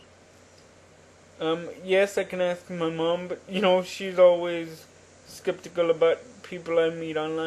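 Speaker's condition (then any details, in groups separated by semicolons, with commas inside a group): Cerebral palsy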